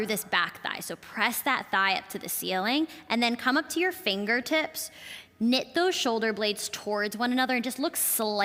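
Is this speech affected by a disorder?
No.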